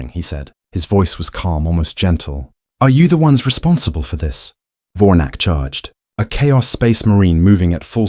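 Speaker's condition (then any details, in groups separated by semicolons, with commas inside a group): No condition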